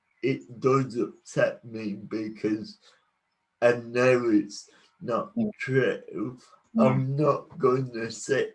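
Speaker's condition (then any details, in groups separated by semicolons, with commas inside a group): Cerebral palsy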